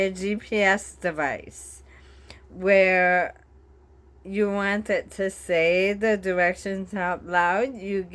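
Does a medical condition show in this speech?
Yes: bulbar ALS, bulbar onset; still speaks.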